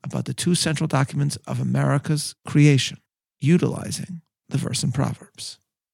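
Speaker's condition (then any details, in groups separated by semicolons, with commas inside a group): No condition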